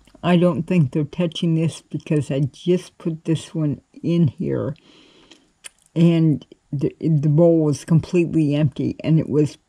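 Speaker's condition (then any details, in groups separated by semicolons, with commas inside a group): Cerebral palsy; cannot walk, crawls to get around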